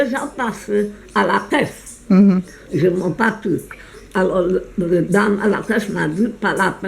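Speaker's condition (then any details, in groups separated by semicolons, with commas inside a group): Meige syndrome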